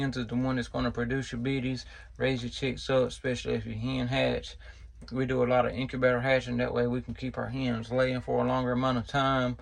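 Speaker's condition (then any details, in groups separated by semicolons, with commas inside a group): No condition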